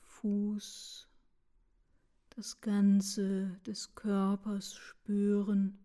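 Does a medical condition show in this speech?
No.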